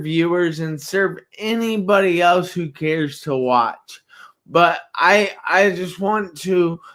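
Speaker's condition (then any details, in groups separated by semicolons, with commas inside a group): Traumatic brain injury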